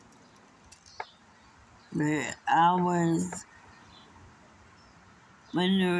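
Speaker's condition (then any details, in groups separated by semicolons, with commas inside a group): Friedreich's ataxia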